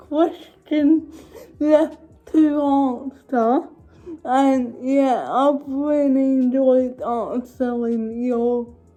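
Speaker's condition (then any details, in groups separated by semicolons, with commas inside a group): Cerebral palsy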